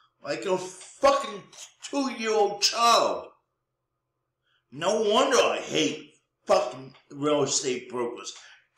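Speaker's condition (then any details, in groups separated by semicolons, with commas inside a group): Cerebral palsy; speech may sound drunk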